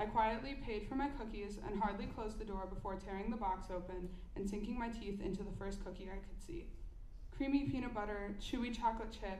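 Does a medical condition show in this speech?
No.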